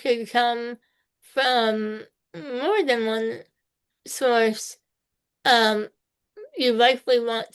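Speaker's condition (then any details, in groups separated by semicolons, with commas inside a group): Spinal muscular atrophy type two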